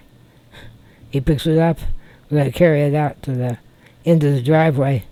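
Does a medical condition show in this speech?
Yes: spinal muscular atrophy type two.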